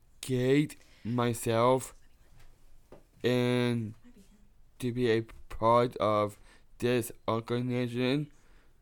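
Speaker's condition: Down syndrome; 26 years old; supplements and fish oil reportedly helping talking, less need to repeat, more confident

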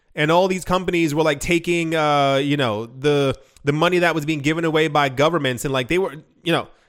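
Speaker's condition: No condition

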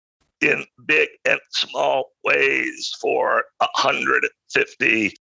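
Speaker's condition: Spasmodic dysphonia; no known cause or cure

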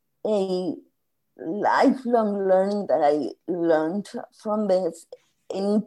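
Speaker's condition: Spasmodic dysphonia; vocal cord issue

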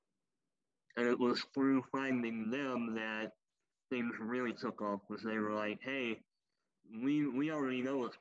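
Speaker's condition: Cleft lip and palate, popliteal pterygium syndrome; malformed legs

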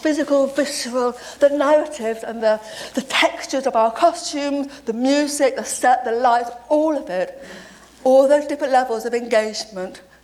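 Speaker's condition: Deafness; deaf since age seven

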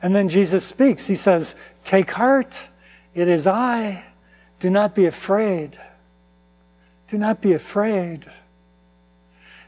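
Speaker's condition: No condition

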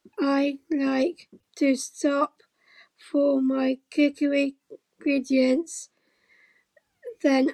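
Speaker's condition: Down syndrome; since infancy, hole in heart, heart surgery at nine months, wires for heart

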